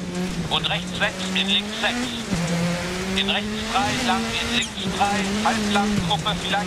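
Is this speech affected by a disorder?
No.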